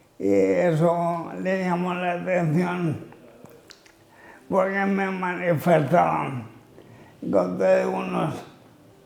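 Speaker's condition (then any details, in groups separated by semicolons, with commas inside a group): Amyotrophic lateral sclerosis (ela)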